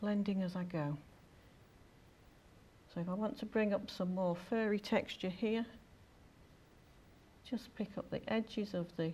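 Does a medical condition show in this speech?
No.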